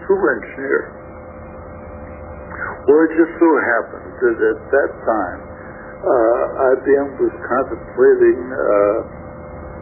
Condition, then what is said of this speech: Stroke. The last one affected my throat muscles, and I have a tough time talking.